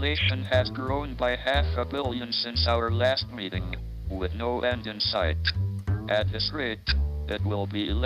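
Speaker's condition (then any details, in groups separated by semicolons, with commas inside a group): ALS, speech-generating device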